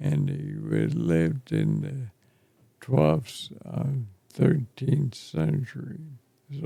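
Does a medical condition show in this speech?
Yes: ALS; affects chest and throat.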